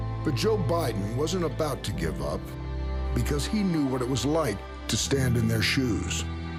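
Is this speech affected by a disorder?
No.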